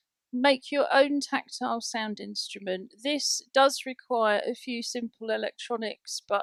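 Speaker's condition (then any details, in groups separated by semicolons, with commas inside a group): No condition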